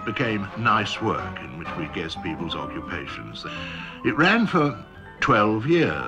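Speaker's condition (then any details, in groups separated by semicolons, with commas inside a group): No condition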